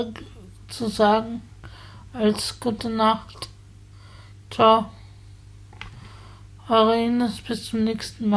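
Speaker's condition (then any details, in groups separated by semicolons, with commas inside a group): Spasticity from birth; multiple sclerosis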